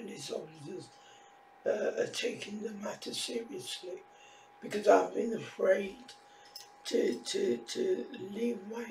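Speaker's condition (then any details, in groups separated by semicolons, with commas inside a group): Facial palsy; on medication; can barely hear own speech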